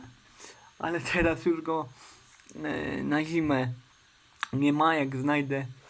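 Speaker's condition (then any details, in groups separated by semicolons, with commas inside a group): Cerebral palsy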